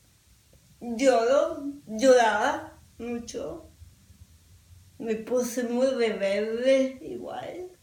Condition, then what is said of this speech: Cerebral palsy. Siempre <laughs> le digo a la gente a mi paciente que yo hago como una persona con trago.